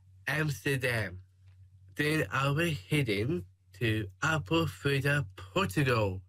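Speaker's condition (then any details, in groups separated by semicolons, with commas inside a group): Down syndrome; age 21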